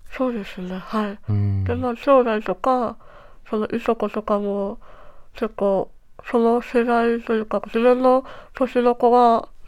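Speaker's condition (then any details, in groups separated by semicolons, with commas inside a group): Treacher Collins syndrome, cleft palate; jaw and facial bones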